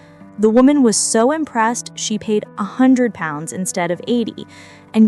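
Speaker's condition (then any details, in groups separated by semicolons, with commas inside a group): No condition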